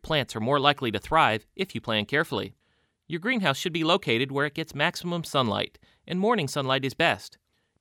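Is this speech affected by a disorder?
No.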